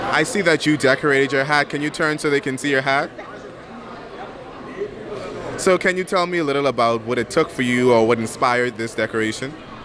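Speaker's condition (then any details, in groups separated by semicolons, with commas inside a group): No condition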